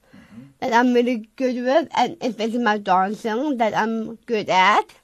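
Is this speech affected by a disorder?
Yes: Down syndrome; from birth, confirmed 3 days after birth, heart hole closed spontaneously at age 2; age 20; speaks a lot slower, learns and moves slower.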